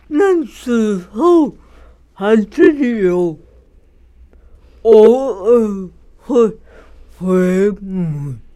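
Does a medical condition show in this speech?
Yes: cerebral palsy; severe disability, boccia throwing-group player, throws ball without ramp.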